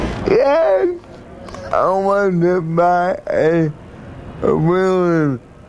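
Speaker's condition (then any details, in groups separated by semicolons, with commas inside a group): Cerebral palsy, severe; present from birth; struggles to talk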